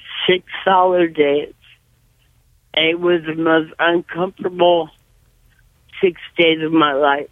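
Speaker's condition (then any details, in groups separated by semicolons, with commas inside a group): Cerebral palsy; severe cerebral palsy from birth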